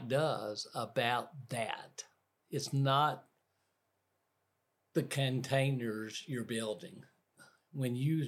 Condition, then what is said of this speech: Aphasia. And I don't know why I've been able to learn to talk again.